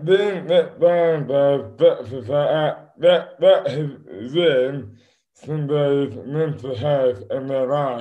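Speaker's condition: Dystonia; affects speech and hands

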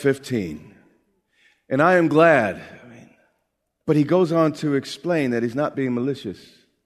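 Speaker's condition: No condition

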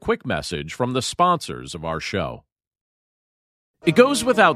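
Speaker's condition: No condition

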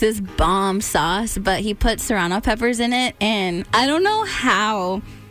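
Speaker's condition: No condition

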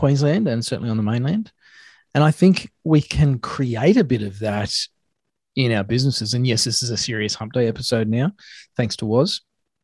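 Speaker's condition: No condition

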